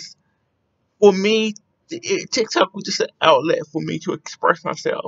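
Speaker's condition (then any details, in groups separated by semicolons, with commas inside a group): Cerebral palsy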